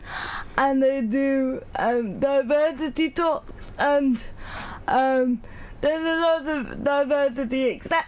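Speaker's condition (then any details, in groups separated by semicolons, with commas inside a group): Cerebral palsy; cerebral palsy affecting arms and legs, cognitive function unaffected, uses a scribe for study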